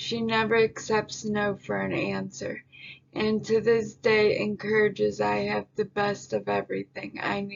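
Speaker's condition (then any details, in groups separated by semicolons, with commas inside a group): Traumatic brain injury; leg spasticity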